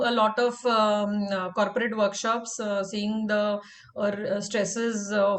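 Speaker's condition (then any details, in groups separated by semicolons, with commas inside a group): No condition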